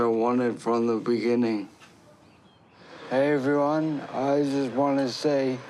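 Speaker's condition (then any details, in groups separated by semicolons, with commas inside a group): Traumatic brain injury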